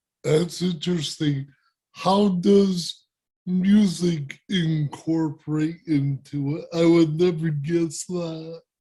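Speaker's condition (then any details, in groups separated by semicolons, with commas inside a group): Cerebral palsy; speech impairment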